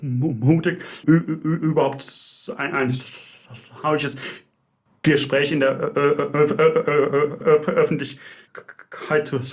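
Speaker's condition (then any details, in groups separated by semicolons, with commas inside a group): Stuttering; developmental, lifelong, possibly inherited, father stuttered, brother fluent, logopedic speech therapy, constant since second grade; nearly three minutes to speak opening greeting, hangs mid-sentence, sometimes looks away while speaking; repeated words, prolonged sounds, blocks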